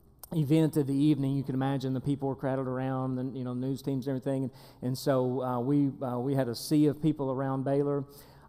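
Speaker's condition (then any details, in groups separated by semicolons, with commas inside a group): No condition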